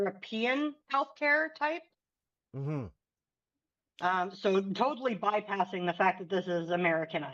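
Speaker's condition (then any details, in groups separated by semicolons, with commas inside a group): No condition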